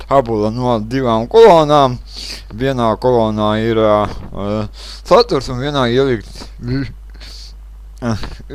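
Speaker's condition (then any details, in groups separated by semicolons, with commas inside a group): Cerebral palsy; since birth; speech not very clear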